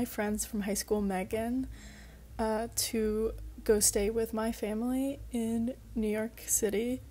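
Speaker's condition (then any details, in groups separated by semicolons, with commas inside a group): No condition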